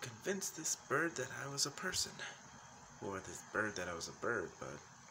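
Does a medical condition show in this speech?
No.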